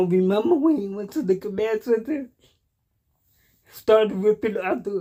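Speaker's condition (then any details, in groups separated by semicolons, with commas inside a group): Cerebral palsy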